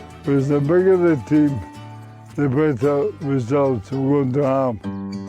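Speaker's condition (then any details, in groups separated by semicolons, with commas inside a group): Motor neuron disease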